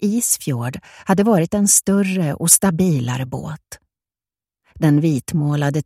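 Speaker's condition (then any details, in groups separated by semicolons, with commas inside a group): No condition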